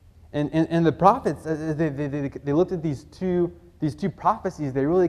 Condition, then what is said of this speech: None; typical speech.